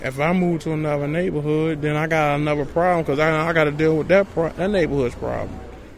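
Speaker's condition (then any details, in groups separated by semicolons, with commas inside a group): No condition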